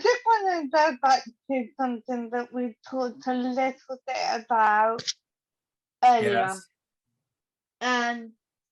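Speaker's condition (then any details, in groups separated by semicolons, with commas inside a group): Cerebral palsy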